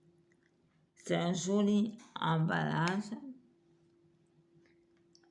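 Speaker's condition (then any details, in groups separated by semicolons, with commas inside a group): Multiple sclerosis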